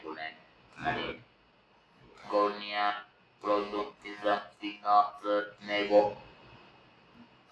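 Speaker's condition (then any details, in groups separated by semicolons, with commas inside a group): Laryngectomy, electrolarynx; speaks using electrolarynx, pitch and volume via button pressure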